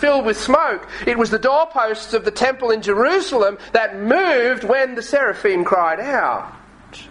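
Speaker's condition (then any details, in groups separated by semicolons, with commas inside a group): No condition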